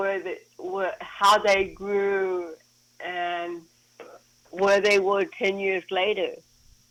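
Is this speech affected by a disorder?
Yes: cerebral palsy.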